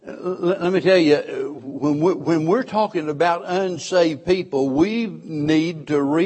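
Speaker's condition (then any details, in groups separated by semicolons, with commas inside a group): No condition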